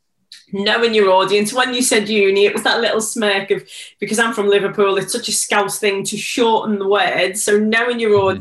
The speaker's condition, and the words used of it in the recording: None; typical speech.